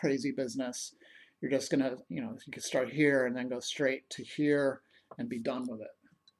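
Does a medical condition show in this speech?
No.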